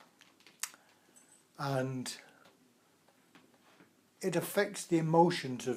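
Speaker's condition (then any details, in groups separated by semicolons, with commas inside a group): Motor neurone disease; late stage, total paralysis, non-invasive ventilator; communicates by eye gaze technology, breathing monitored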